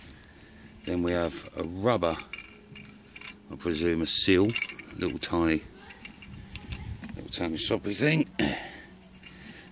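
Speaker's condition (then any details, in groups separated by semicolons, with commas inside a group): No condition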